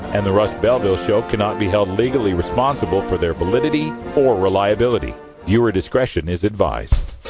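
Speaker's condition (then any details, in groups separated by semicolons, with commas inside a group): No condition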